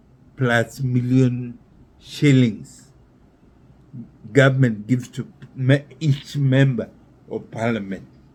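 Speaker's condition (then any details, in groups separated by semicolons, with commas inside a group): Neurological disease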